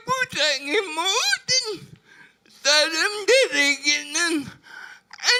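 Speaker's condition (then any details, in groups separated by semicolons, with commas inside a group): Brain lesion disability grade 1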